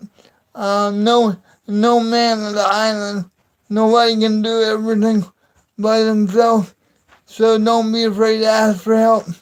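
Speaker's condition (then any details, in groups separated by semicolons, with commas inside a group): Cerebral palsy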